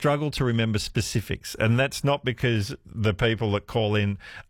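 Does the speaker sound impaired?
No.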